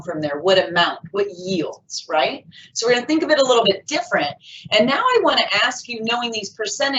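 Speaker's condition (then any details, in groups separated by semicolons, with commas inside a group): No condition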